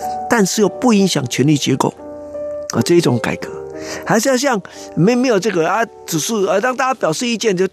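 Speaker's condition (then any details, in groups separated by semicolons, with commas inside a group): No condition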